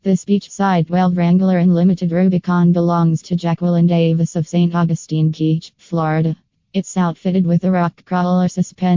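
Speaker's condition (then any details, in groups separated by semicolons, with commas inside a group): No condition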